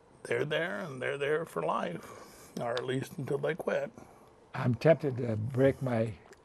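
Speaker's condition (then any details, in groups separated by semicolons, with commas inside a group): Cerebral palsy; lifelong, classic cerebral palsy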